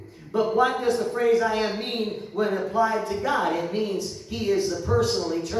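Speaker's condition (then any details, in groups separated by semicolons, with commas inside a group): No condition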